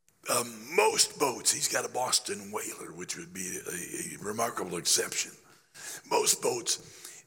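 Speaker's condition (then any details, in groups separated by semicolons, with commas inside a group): Laryngeal cancer after radiation, growth on voice box treated with radiation and chemotherapy; still affected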